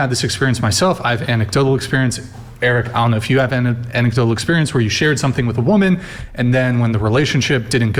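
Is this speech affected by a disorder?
No.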